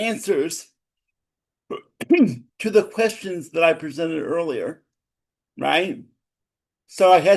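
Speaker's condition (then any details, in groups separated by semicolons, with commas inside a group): Cerebral palsy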